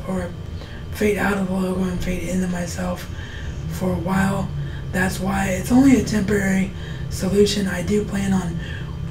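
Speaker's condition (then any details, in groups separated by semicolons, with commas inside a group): Cerebral palsy; wheelchair bound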